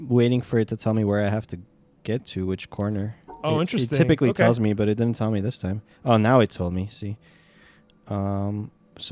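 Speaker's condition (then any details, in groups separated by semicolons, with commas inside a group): No condition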